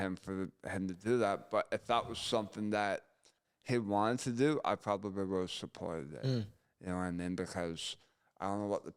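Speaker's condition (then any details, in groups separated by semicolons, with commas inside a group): Gunshot injury to chin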